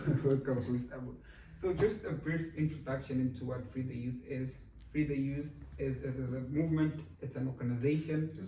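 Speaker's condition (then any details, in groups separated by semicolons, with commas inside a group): No condition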